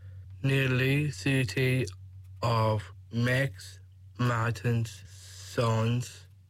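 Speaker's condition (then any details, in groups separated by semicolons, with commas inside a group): Down syndrome; age 21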